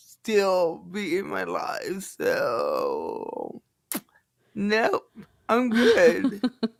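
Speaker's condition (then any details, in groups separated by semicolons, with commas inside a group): Cerebral palsy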